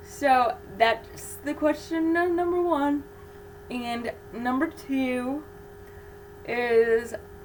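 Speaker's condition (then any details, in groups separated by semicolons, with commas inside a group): Cerebral palsy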